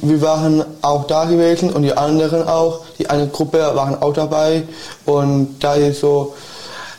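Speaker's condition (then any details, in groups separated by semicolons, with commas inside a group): Down syndrome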